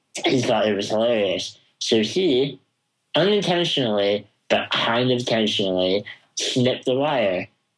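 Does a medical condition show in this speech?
Yes: spinal muscular atrophy; congenital progressive wasting, never walked, crawled or sat unassisted, wheelchair from age 2, little limb control; progressive weakness affecting every muscle including legs, arms, jaw and tongue; jaw and tongue weakness affects speech, sounds mumbly, sometimes difficult to understand.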